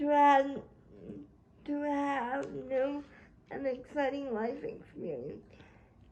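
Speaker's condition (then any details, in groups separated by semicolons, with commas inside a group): Cerebral palsy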